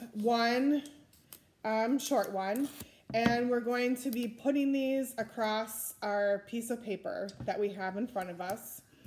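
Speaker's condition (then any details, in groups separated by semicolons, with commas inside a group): No condition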